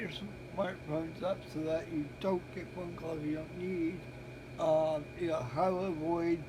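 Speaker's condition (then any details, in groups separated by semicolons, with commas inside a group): Cerebral palsy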